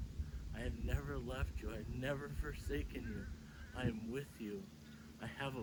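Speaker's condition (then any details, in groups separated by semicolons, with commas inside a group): Cerebral palsy; since birth, affects balance, hand coordination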